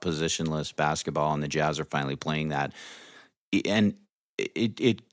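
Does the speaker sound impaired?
No.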